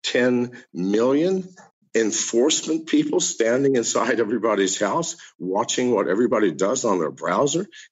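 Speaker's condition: No condition

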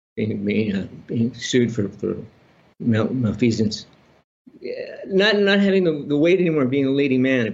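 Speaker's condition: Parkinson's disease; about 30 years since diagnosis, benign spinal tumor, six-hour spinal surgery at Johns Hopkins, relearned walking; on Parkinson's medication, problems walking, broken arm

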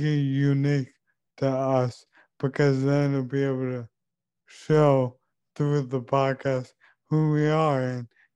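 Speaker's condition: ALS; 2 years since diagnosis

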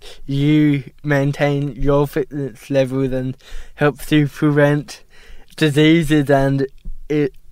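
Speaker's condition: Cerebral palsy; ongoing therapy at Cerebral Palsy Alliance

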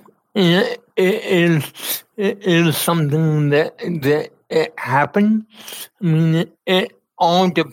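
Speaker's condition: Cerebral palsy; speech affected, uses Dragon NaturallySpeaking voice activated computer software

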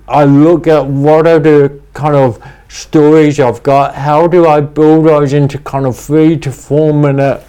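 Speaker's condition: Cerebral palsy; speech impediment, talks funny

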